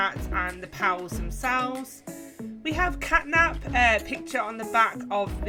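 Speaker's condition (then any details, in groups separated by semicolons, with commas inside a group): No condition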